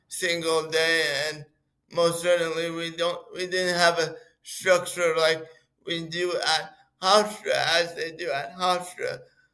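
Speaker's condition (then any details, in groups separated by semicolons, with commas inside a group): Cerebral palsy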